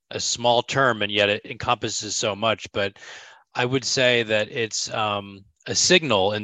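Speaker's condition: No condition

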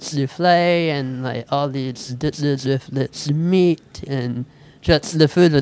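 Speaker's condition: Speech impediment; switched to typing instead

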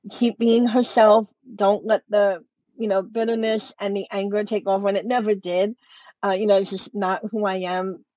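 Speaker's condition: Cleft lip and palate; speech affected, workplace discrimination over how speaks

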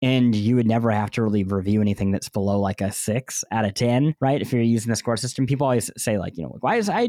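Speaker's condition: Cleft lip and palate; 2-3 months recovery each

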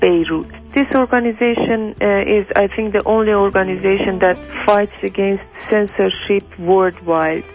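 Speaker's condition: No condition

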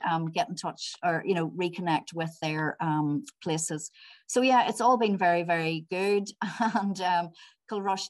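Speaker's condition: No condition

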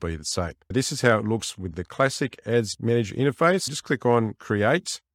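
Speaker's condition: No condition

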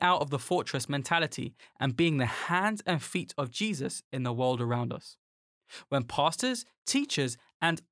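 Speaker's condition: No condition

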